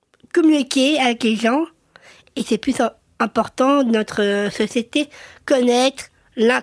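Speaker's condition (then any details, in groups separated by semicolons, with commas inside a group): Down syndrome (trisomy 21); congenital chromosome 21 anomaly, developmental delay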